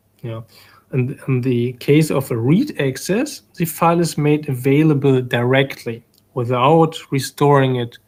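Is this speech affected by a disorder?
No.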